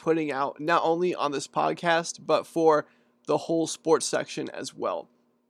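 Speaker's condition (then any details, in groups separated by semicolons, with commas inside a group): No condition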